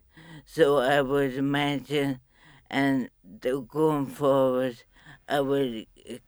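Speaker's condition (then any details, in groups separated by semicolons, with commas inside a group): Motor neurone disease; bulbar palsy form, slurring onset, diagnosed eight months later, myasthenia gravis excluded, limbs unaffected, independent; Velutech, breathing muscle relaxants, fasciculations, Nippy non-invasive ventilator, speech aids, speech and language therapist, tires easily; steadily worsening, weak tongue, voice, swallowing and breathing affected, aspiration risk, thinking intact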